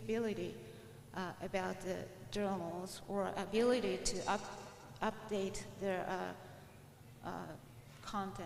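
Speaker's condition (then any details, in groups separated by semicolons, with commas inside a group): No condition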